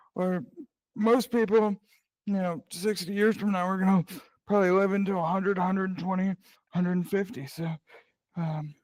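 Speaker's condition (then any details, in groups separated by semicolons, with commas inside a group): Cerebral palsy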